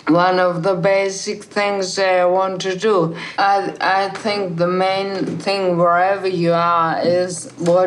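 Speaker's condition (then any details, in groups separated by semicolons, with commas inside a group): Brain injury; acquired, accident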